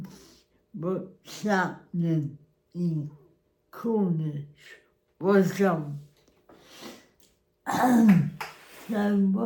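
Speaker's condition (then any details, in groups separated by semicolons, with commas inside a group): Cerebral palsy; spastic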